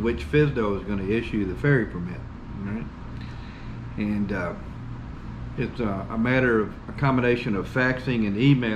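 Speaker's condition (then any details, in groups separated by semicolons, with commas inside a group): No condition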